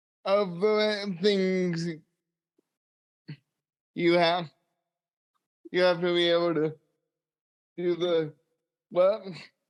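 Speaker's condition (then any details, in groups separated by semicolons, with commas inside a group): Cerebral palsy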